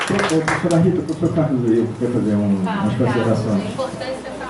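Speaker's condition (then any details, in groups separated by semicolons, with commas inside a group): No condition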